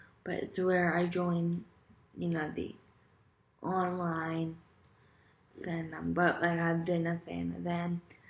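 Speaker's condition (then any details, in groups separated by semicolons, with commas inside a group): Cerebral palsy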